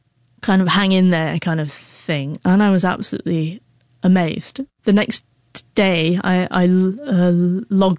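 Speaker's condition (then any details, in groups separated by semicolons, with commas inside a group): Stammering; neurological brain-function cause, not nervousness or psychological, joined British Stammering Association on John Larkin's advice; hid stutter for years, terrified of phone, takes more time to speak, deep breaths do not help; repeated words, prolonged sounds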